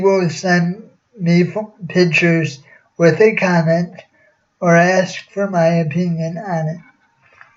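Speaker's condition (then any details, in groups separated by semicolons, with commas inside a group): Cerebral palsy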